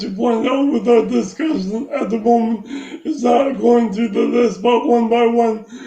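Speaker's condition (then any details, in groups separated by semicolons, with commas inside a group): Traumatic brain injury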